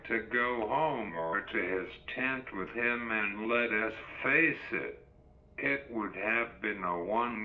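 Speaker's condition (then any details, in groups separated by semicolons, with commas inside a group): Cerebral palsy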